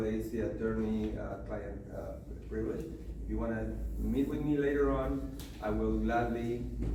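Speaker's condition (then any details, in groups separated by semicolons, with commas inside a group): No condition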